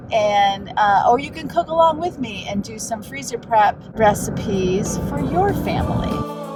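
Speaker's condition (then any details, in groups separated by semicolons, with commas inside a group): No condition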